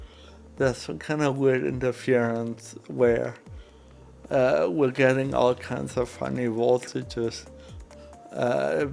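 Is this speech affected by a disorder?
Yes: cerebral palsy.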